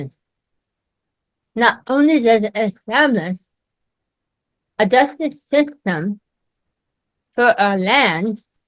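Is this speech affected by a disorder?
Yes: myasthenia gravis.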